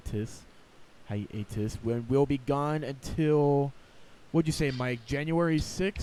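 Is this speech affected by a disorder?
No.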